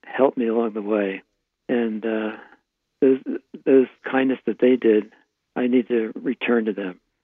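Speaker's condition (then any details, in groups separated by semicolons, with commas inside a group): Parkinson's disease; right hand tremor at onset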